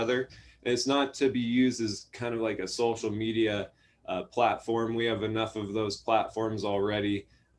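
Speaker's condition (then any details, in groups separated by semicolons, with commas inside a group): No condition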